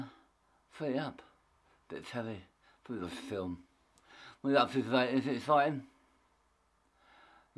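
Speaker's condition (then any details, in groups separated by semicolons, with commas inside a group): Tongue cancer; half tongue removed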